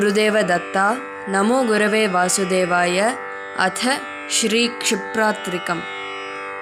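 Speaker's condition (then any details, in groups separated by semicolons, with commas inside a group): No condition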